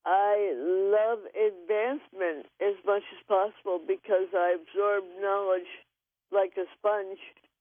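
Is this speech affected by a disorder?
Yes: cerebral palsy; raised to keep up with twin sister without disability.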